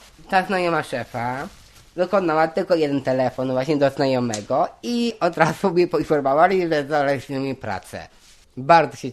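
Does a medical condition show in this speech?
Yes: Down syndrome; intellectual disability, intermittent memory lapses, difficulty with arithmetic and counting money.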